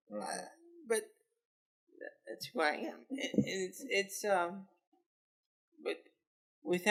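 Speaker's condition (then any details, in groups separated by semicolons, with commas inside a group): Cerebral palsy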